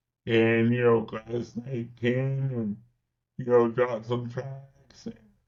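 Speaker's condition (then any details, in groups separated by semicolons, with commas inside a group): Cerebral palsy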